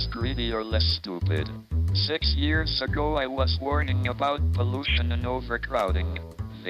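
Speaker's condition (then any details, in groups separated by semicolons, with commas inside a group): ALS, speech-generating device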